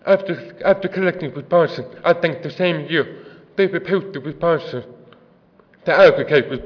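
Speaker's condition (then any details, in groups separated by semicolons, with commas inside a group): Deafness; works with interpreters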